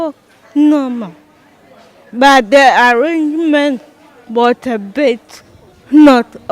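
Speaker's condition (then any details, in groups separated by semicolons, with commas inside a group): Cerebral palsy; diagnosed at age six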